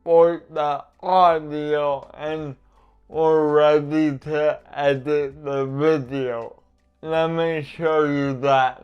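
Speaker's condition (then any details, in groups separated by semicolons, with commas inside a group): Cerebral palsy; uses adaptive equipment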